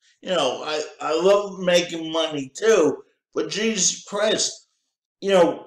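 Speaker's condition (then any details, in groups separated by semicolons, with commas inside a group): Cerebral palsy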